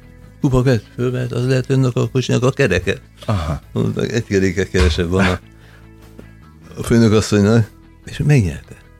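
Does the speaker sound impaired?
Yes: Parkinson's disease; harder for listeners to understand.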